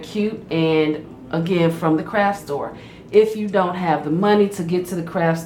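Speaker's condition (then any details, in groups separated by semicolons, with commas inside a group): No condition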